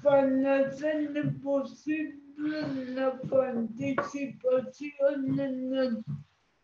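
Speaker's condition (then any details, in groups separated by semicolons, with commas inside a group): Cerebral palsy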